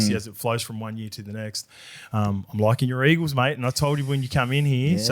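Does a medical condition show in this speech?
No.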